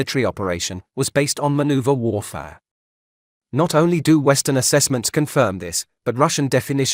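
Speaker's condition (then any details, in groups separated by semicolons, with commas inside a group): No condition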